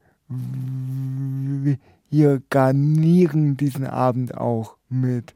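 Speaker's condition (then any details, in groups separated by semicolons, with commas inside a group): Spastic quadriplegia, tetraspastik; spastic quadriplegia affecting arms and legs, limited fine motor skills, unusual slow gait; writes slowly by hand, needs a hand on stairs without railing; stutters in first sentence, mistaken for drunk, improved by Kasseler Stottertherapie intensive course at about 17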